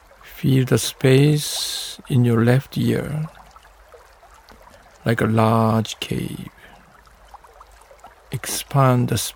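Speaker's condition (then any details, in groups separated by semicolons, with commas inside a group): No condition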